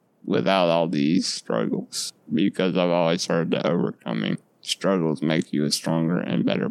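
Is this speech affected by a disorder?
Yes: Duchenne muscular dystrophy; lifelong, muscle atrophy and weight loss, muscle and fat lost around tailbone, repositioned in bed by mother.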